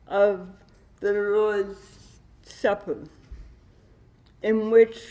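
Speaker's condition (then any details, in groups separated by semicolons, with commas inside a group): Cerebral palsy with dystonia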